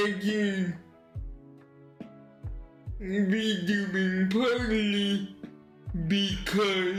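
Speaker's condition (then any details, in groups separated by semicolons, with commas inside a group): Cerebral palsy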